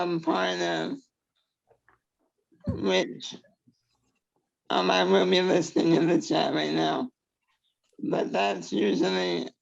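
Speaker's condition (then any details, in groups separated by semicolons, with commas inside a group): Traumatic brain injury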